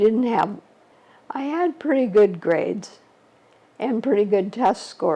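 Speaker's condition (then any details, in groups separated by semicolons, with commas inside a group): ALS; shortly after diagnosis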